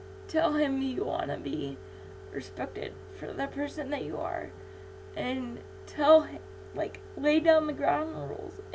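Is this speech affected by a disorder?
Yes: cerebral palsy; infant ventilator.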